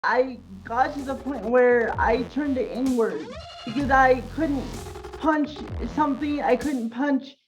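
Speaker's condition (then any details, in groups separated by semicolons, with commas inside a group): Cerebral palsy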